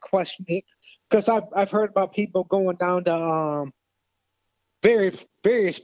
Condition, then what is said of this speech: Stuttering. I couldn't even, you know, I've never been able to speak well.